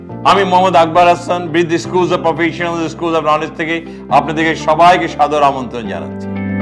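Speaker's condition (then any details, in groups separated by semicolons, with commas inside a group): No condition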